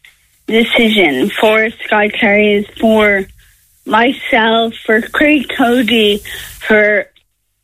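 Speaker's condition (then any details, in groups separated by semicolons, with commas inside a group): Friedreich's ataxia; muscle weakness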